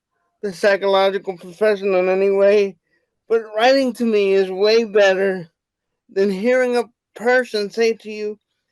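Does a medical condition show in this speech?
Yes: cerebral palsy; wheelchair user.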